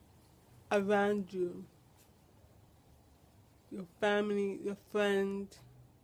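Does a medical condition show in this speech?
Yes: cerebral palsy.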